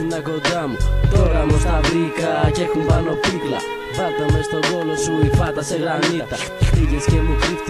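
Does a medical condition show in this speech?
No.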